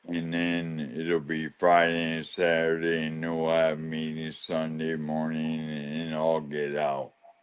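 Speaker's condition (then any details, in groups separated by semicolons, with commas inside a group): ALS; losing speech and swallowing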